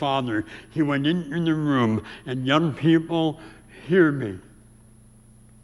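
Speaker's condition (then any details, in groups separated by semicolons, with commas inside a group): Severe speech impediment; about age 84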